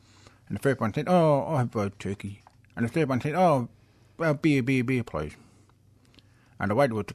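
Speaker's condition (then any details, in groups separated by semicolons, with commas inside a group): Hearing loss with cochlear implants; right implant 10-11 years ago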